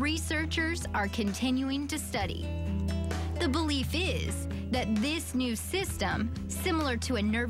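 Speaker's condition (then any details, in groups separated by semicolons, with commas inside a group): No condition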